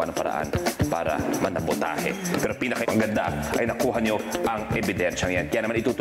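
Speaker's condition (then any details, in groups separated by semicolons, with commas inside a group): No condition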